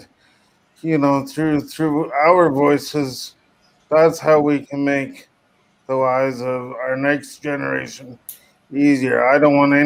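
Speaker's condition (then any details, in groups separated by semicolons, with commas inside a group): Cerebral palsy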